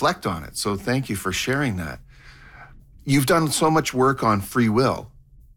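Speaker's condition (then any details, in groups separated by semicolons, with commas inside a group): No condition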